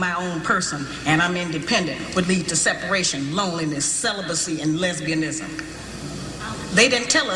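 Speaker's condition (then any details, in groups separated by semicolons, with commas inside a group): No condition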